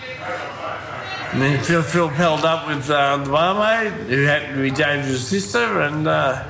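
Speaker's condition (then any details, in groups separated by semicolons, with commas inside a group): Ataxia from brain damage; acquired cerebellar brain damage at university, pelvic fractures, internal injuries, 2 years hospital, rehab, physio, speech therapy; unsteady walking, shakes when walking; slurred voice, often taken for drunk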